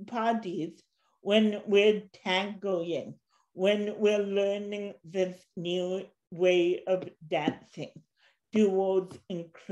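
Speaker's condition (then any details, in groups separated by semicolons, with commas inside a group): Cerebral palsy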